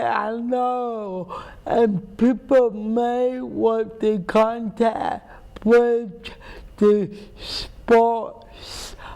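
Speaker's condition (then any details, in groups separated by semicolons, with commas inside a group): Cerebral palsy; affects walking and gait; described as mild; speech impairment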